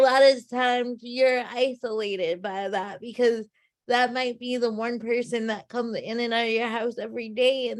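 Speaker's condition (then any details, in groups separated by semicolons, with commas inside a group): Cerebral palsy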